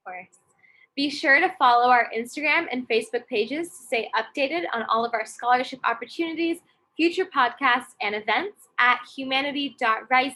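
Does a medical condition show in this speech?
No.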